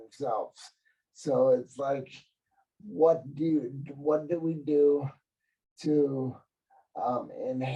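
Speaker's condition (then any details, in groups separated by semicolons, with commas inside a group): Cerebral palsy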